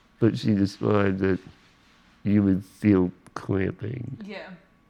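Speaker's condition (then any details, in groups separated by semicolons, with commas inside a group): Spinal muscular atrophy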